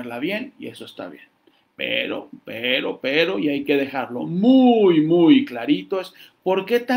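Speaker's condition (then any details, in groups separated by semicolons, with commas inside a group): No condition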